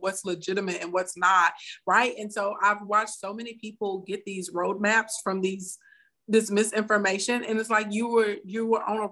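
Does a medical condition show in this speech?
No.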